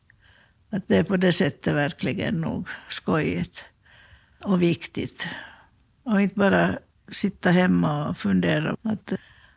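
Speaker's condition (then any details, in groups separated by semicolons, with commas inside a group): Parkinson's disease; slightly shaky, very clumsy fumbling hands; hands too clumsy for fine ceramic work, makes only small bowls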